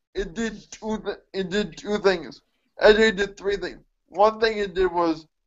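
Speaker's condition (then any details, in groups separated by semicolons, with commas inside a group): Cerebral palsy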